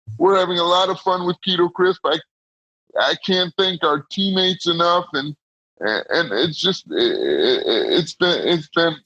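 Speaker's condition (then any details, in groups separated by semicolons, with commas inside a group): Cerebral palsy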